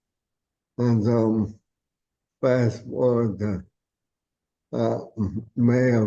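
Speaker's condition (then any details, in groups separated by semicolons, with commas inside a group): ALS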